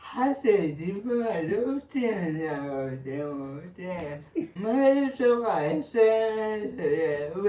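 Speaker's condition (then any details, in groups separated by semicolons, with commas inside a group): Cerebral palsy; severe, uses a wheelchair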